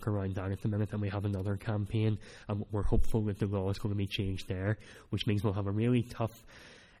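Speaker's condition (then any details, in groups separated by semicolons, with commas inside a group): Cleft palate; speech not that clear at times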